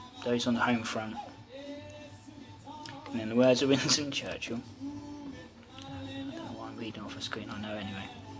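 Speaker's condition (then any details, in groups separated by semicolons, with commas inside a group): No condition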